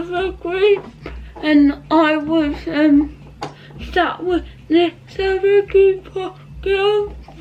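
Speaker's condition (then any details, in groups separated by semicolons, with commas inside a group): Cerebral palsy; not quadriplegic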